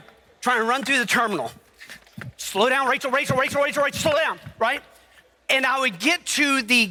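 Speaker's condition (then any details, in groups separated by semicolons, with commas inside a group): No condition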